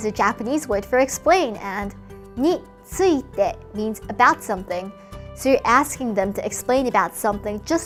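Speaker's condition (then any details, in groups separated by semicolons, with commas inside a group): No condition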